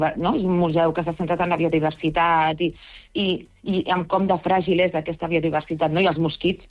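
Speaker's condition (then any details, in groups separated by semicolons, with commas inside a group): No condition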